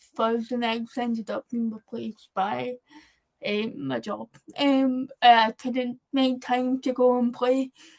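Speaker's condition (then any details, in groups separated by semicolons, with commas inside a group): Cerebral palsy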